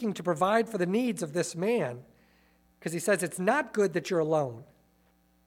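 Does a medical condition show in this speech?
No.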